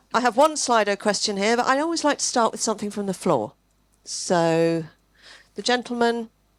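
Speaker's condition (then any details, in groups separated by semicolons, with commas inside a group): No condition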